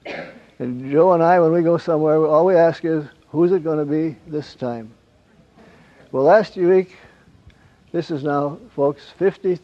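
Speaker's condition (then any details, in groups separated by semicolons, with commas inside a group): Parkinson's; wakes at night, gets up around 3 am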